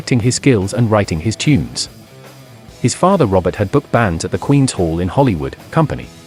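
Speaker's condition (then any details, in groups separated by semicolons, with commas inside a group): No condition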